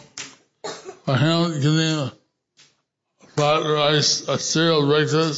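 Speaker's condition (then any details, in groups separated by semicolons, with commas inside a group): Stroke with facial paralysis; hard to follow for unaccustomed listeners, words repeated by interpreter Ignat Gordas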